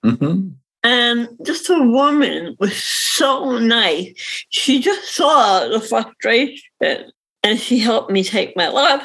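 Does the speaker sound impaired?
Yes: cerebral palsy; visible cerebral palsy, reading disability.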